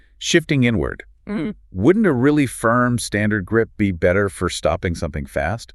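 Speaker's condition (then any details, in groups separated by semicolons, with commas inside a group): No condition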